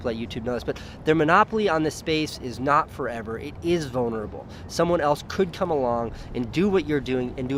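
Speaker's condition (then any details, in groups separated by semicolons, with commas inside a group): No condition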